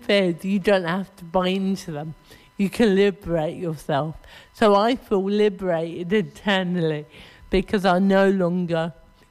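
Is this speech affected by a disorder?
Yes: cerebral palsy.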